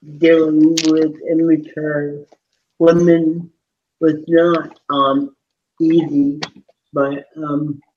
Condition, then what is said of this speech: Cerebral palsy. Knew he'd gone to a good school, a good college, but he had this profound disability, this big speech impediment, which he calls his accent.